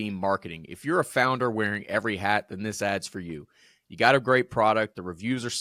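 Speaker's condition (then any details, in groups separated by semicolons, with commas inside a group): No condition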